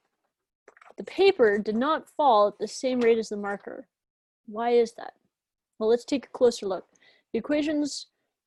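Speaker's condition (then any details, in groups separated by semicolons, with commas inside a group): No condition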